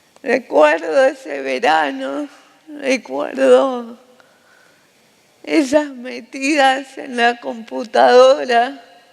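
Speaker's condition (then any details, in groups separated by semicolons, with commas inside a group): Cerebral palsy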